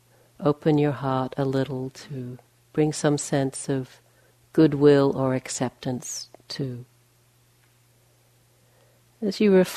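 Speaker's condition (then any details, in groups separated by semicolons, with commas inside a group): No condition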